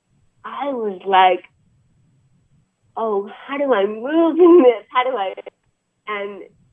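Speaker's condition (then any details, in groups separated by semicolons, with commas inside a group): Cerebral palsy; about 63 years old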